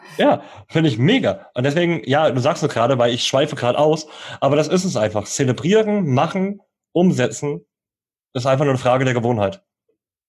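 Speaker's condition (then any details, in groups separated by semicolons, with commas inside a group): Cleft lip and palate, cleft lip, jaw and palate; learned to speak through speech therapy until age nine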